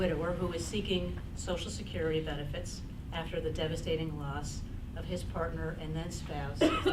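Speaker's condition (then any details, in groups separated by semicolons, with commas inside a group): No condition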